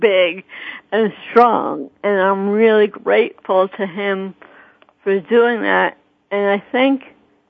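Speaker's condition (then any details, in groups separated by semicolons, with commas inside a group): Cerebral palsy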